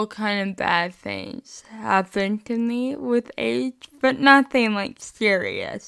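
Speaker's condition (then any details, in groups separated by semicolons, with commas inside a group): Spastic cerebral palsy, mixed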